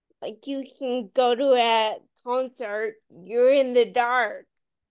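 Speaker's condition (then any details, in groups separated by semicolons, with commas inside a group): Friedreich's ataxia; progressive muscular dystrophy form, initially called mild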